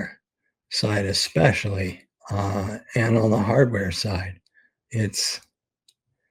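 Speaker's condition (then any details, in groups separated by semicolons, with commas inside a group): ALS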